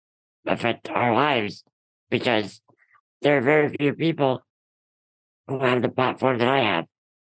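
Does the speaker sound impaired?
Yes: Ullrich congenital muscular dystrophy; from birth, collagen 6a3 mutation, floppy hands and feet, diagnosed at 4, type found at 25; needs daily help with dressing, grooming and bathing.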